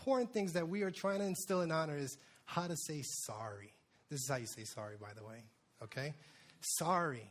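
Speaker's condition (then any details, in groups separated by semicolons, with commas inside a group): No condition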